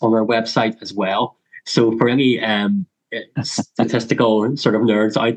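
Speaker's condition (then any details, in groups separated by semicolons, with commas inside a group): Cleft lip and palate; surgery and dental surgery in childhood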